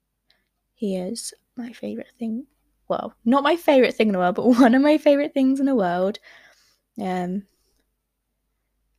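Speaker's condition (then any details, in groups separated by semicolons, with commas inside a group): No condition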